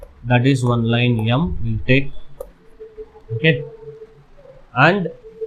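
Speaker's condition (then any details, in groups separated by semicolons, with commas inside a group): No condition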